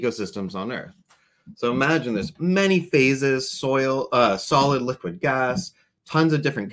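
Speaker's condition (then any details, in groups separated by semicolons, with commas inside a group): No condition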